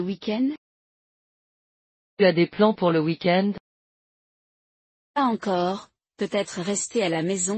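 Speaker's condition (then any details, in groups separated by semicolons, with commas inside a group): No condition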